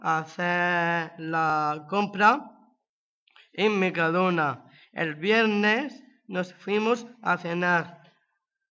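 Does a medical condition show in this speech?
Yes: Down syndrome; attended Assido Centre since early childhood; age 20.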